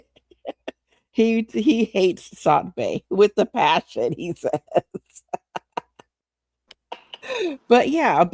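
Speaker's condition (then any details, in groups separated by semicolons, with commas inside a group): No condition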